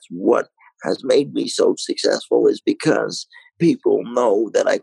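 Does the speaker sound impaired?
Yes: cerebral palsy, mild; lungs collapsed three days after birth, lack of oxygen, bleeding in one brain area, incubator nine weeks, lifelong wheelchair.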